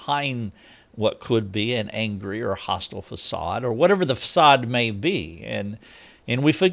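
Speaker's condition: No condition

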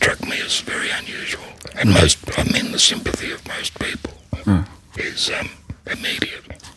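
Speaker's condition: Laryngectomy, voice prosthesis; very quiet, odd manner of speaking, fluent in paragraphs since start of speech therapy

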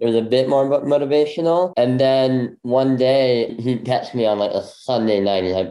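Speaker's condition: Bilateral cleft lip; congenital bilateral

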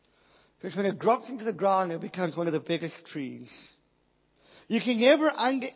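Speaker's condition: Cleft palate, Pierre Robin syndrome

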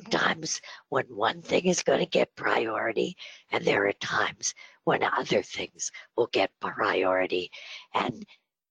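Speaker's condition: Spasmodic dysphonia; on Botox treatment

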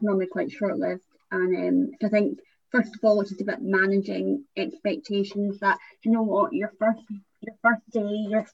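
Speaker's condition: Cleft palate, Van der Woude syndrome; condition transcribed as Vanderbilt, congenital cleft palate, lip pits; adult, ongoing cleft team care, past operations needing time off work; often not understood by new people, cannot say s sounds, stutters or says nothing when flustered

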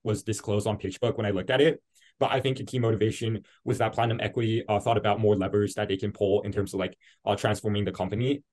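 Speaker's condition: No condition

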